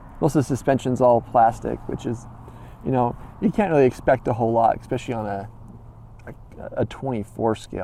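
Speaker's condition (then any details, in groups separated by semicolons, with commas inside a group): No condition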